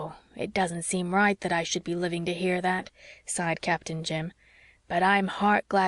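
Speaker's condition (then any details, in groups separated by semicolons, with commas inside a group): No condition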